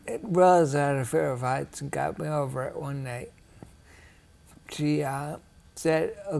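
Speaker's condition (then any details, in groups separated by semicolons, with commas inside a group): Ataxia; rare, progressive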